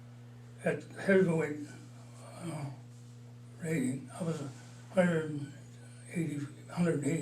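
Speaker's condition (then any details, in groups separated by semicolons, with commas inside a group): Parkinson's disease, mild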